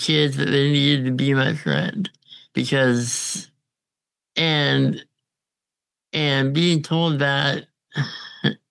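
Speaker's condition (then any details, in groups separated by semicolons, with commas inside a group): Congenital muscular dystrophy; on a ventilator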